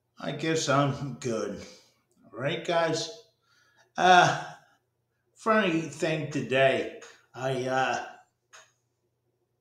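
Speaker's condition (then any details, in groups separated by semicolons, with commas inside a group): Cerebral palsy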